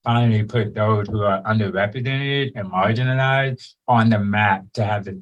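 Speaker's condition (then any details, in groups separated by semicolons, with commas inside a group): Born deaf; congenital deafness, hearing aid fitted at age two, sign language learned later; daily speech therapy throughout childhood from school therapist and speech-therapist mother, drilled on mouth movements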